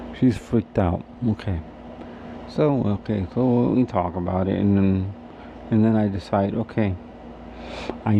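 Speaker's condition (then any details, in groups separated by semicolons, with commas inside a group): Cerebral palsy; difficulty eating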